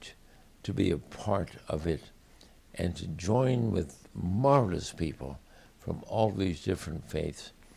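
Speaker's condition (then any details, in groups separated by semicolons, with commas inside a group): ALS; diagnosed about two years ago, late onset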